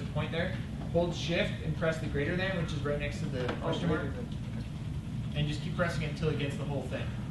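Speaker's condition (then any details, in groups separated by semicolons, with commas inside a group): No condition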